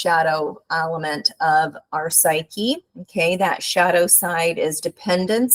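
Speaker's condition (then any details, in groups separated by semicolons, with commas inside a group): No condition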